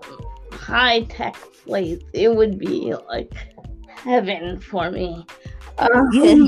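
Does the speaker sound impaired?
Yes: cerebral palsy; speaks, controls whole iPhone by iOS voice control, Google Android voice recognition understands better than iOS.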